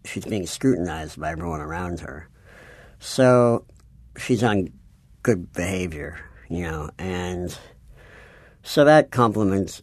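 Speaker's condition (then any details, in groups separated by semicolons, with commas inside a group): Cleft palate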